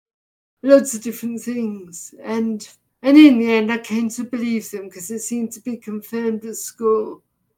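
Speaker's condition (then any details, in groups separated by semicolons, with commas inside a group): Deafness, severe; brain misinterprets sounds and speech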